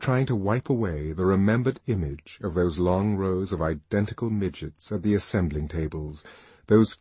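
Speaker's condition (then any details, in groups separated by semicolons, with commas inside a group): No condition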